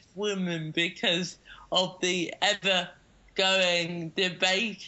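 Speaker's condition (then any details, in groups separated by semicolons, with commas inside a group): Cerebral palsy; cerebral palsy since childhood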